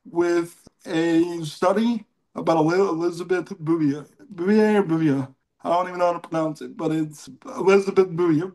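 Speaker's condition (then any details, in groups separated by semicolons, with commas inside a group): Cerebral palsy; milder case than Elizabeth Bouvier's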